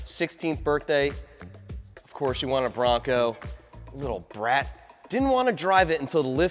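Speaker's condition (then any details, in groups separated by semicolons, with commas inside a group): No condition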